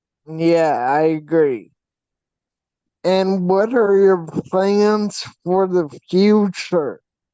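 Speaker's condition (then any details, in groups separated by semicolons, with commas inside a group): Facial paralysis from hydrocephalus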